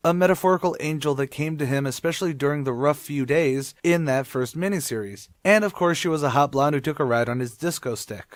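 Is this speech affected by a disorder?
No.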